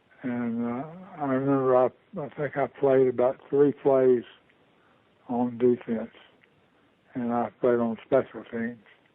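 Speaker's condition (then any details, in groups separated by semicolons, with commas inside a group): Parkinson's disease; diagnosed about two years ago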